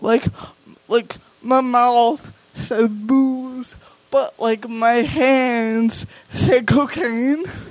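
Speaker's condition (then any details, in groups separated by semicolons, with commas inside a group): Cerebral palsy; speech noticeably affected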